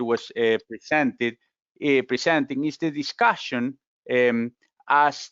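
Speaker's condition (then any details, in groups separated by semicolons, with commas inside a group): No condition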